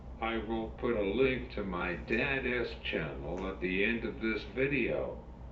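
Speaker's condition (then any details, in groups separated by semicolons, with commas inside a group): Cerebral palsy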